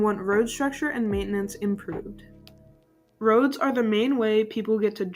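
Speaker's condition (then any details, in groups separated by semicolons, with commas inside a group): No condition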